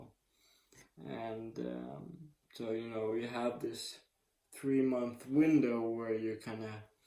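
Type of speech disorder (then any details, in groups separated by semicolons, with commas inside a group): Slurred speech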